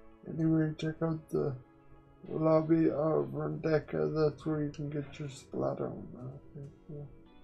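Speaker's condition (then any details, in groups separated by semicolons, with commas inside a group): Quadriplegic cerebral palsy; uses one hand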